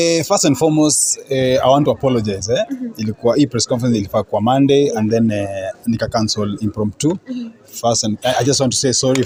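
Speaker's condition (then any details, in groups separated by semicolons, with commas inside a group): No condition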